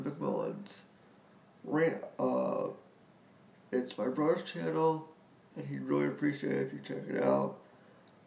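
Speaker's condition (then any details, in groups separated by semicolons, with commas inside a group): Spastic quadriplegic cerebral palsy; spastic quadriplegic, all four limbs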